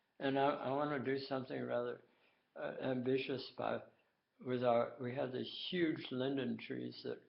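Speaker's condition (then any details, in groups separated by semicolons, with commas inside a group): Tongue cancer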